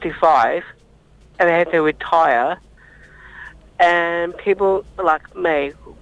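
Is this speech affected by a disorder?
Yes: Down syndrome; congenital, life-shortening.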